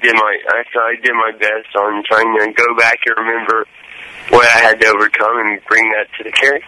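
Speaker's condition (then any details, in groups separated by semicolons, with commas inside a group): Cerebral palsy; symptoms much milder than the character's, no crutches in real life; less stutter than the character portrayed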